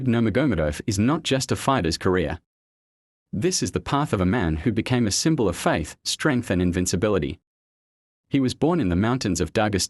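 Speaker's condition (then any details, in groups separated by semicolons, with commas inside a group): No condition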